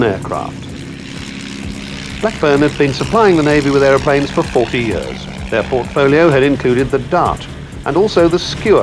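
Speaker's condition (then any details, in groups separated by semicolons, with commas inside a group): No condition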